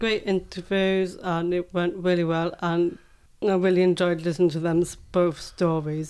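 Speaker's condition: Down syndrome

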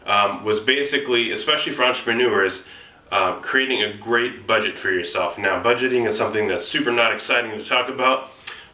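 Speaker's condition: No condition

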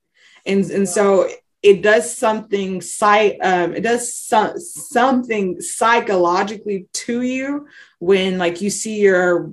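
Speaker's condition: Stuttering; stutter since childhood, lifelong, frequent, parents rewarded getting a full sentence out; ongoing frequent stutter, once avoided phone calls and speaking, now speaks publicly; frequent whole-word and part-word repetitions, fillers um and uh, revisions; repeated sounds, repeated words

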